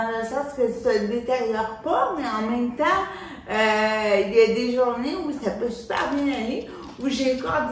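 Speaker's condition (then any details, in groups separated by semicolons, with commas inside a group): Cerebral palsy; from birth, uses wheelchair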